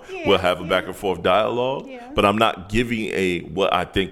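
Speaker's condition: No condition

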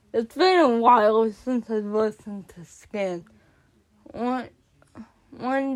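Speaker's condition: Cerebral palsy; neurological

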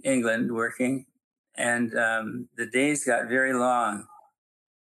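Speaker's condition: Parkinson's; Parkinson's diagnosed about 6.5 years earlier, gradually somewhat worse, not debilitating; handwriting difficult, typing less accurate, things slower, still able to function; still teaching and speaking publicly

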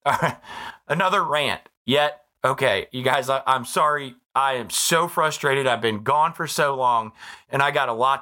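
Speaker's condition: No condition

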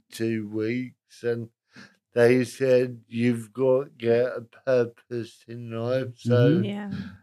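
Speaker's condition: Cerebral palsy, moderate; spastic, self-described middle range, delivery complications at birth, diagnosed in childhood; talks a bit funny

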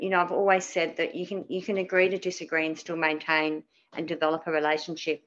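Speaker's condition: Cleft palate; many surgeries

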